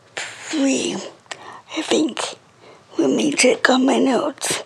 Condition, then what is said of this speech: Cerebral palsy. And because I'm an awful reader, because my cerebral palsy affects my reading and my speech and a whole lot of other things, I'm gonna let the iPad read it to us.